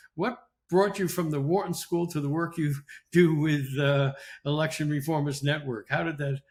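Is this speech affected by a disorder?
No.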